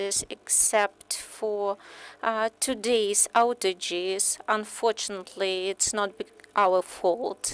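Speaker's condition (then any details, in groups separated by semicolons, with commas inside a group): No condition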